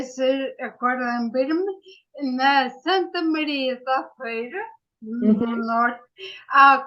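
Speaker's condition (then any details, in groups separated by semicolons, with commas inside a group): Ataxia; acquired, brain injury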